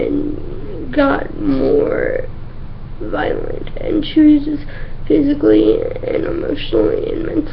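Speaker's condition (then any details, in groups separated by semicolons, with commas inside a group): Cerebral palsy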